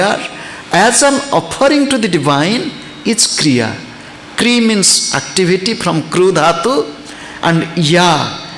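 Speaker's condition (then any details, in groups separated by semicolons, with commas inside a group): No condition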